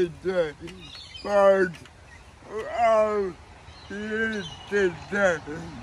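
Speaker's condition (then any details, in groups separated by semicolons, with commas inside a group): Cerebral palsy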